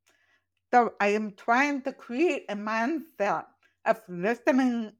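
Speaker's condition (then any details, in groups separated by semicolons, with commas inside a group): Profoundly deaf, congenital; wears hearing aids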